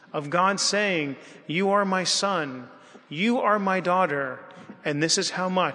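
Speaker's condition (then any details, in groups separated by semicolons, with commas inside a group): No condition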